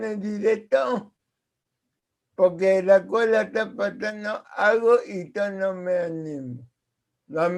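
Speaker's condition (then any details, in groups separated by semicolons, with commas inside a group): Cerebral palsy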